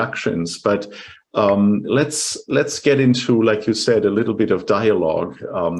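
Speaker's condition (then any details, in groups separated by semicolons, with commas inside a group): No condition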